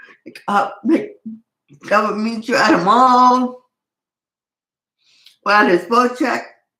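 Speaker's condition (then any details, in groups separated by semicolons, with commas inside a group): Cerebral palsy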